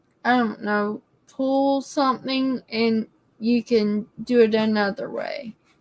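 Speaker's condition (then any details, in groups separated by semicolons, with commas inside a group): Cerebellar ataxia; could not blow properly into breathalyzer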